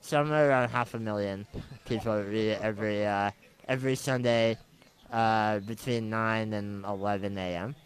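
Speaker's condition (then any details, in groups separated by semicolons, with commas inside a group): Muscular dystrophy; wheelchair user; on new treatment, making progress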